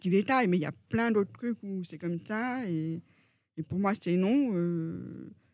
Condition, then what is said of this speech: Deafness. M'entendent, me disent « Ah, vous êtes d'origine étrangère, vous venez d'étranger. »